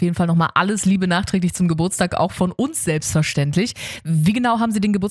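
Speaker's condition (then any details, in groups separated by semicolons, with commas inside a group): No condition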